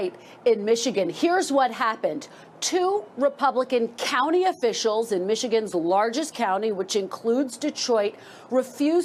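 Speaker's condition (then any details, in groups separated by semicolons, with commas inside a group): No condition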